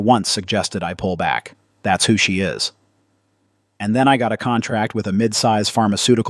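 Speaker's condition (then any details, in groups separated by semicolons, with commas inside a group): No condition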